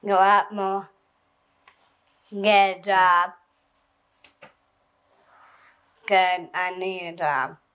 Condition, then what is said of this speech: Stroke. I, I know I'm um, actually, I know I have power with my speech, and I'm getting help with it.